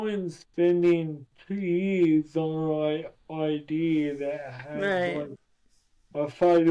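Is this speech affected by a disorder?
Yes: cerebral palsy.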